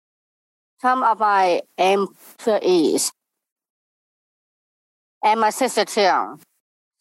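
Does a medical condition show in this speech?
Yes: Down syndrome; congenital.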